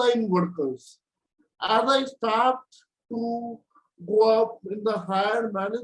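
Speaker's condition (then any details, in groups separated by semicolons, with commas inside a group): Cerebral palsy; from birth, four surgeries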